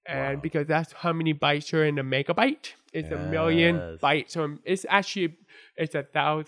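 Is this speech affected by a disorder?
Yes: born deaf; congenital deafness from birth.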